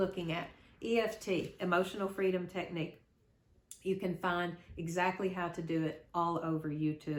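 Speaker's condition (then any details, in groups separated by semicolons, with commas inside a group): No condition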